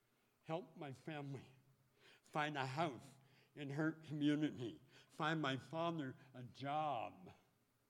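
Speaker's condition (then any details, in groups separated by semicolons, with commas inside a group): Speech impediment; voicing with clothespin on nose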